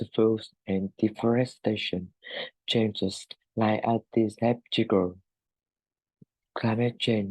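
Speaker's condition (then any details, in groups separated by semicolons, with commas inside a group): No condition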